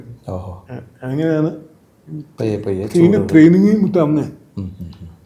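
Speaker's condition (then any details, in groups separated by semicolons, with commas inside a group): Cerebral palsy; from birth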